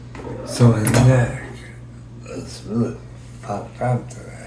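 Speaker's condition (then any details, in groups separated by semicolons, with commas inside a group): Brain injury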